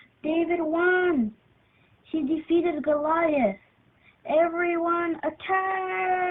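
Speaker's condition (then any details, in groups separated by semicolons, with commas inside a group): No condition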